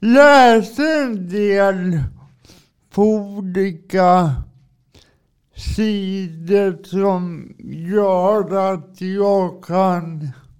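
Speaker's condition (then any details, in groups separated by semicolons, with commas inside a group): Cerebral palsy; drives adapted car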